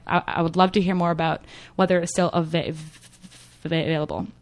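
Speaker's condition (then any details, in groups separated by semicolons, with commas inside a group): Stuttering; had stuttering therapy; openly discloses stuttering in job interviews; sometimes fluent when disclosing, slows down to explain stuttering to listeners; repeated sounds, blocks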